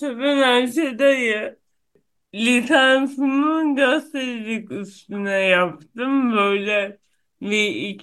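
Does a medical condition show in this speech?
Yes: cerebral palsy; onset at birth from birth complications, neurological, affects gross and fine motor muscle systems, no known cure.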